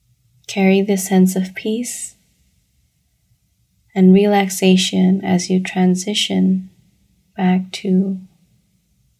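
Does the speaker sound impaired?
No.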